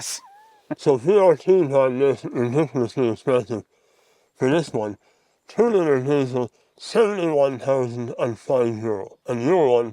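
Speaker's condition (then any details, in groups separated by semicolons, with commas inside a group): Mouth cancer surgery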